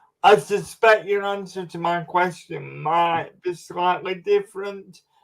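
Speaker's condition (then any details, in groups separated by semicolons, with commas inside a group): Cerebral palsy; speech impaired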